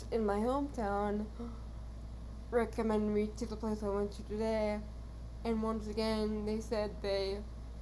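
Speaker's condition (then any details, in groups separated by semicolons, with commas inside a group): Cerebral palsy, dystonic hemiplegia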